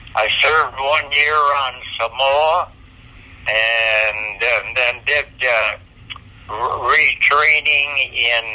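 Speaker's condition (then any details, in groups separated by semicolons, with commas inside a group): Parkinson's disease; on medication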